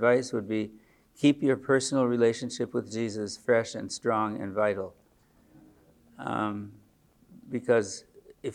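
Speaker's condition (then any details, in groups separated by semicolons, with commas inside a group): Parkinson's disease; age 74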